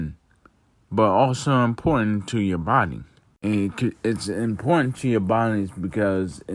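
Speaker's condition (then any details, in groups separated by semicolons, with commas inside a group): Multiple sclerosis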